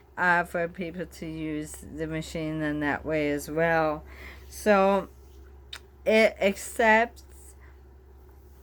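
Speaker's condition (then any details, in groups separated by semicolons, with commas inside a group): Bulbar ALS, bulbar onset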